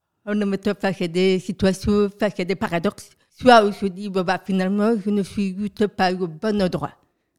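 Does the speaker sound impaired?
Yes: profound deafness from birth.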